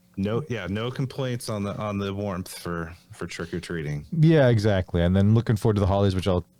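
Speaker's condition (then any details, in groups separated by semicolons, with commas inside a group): No condition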